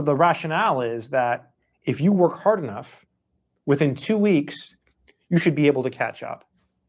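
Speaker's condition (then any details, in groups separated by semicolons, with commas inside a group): No condition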